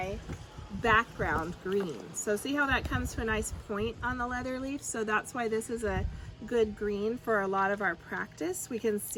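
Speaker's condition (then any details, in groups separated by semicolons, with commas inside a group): No condition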